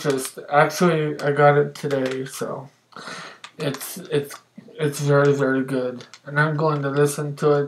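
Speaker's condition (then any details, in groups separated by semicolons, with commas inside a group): Mobius syndrome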